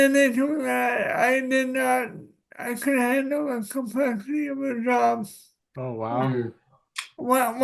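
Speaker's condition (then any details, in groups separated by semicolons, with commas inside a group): Cerebral palsy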